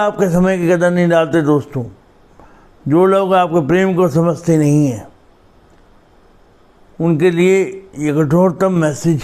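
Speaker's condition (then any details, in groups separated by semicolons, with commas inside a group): Cerebral palsy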